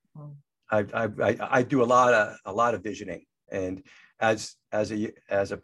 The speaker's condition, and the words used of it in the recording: Stuttering. This podcast is it's emotional for me, as I'm a person who stutters and a parent of two boys who stutter.